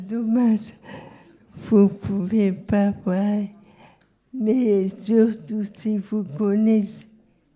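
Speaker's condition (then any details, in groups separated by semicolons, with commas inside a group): Locked-in syndrome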